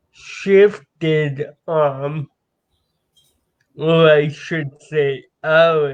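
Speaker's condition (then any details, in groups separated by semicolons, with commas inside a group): Cerebral palsy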